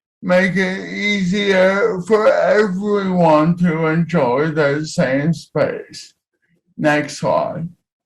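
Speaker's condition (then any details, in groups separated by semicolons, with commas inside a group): Cerebral palsy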